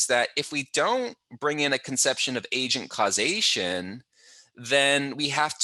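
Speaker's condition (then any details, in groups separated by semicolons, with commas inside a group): No condition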